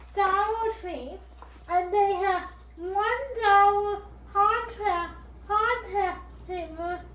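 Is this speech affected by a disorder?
Yes: cerebral palsy, spastic.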